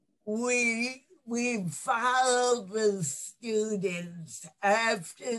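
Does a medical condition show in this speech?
Yes: cerebral palsy; lifelong.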